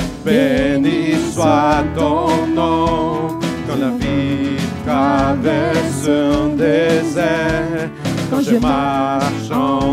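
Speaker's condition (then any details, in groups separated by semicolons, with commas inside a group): No condition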